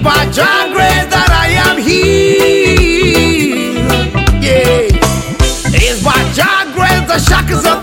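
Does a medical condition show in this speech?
No.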